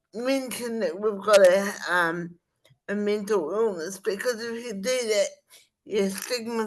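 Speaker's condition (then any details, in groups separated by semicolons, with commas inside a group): Spastic cerebral palsy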